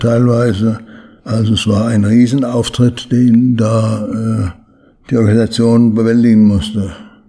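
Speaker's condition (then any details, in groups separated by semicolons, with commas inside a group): Parkinson's disease; needs much training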